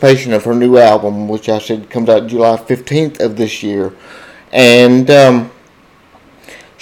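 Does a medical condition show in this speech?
Yes: cerebral palsy, spastic diplegia.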